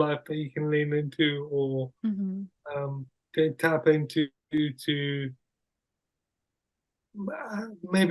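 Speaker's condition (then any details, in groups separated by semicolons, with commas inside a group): Cerebral palsy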